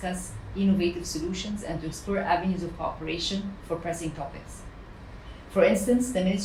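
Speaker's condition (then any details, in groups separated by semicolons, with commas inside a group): No condition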